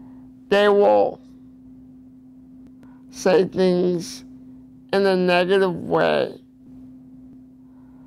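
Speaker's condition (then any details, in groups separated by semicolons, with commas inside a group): Cerebral palsy; also quadriplegic from spinal cord injury, wheelchair user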